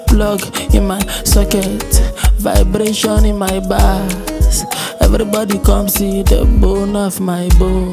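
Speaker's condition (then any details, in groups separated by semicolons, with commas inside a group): No condition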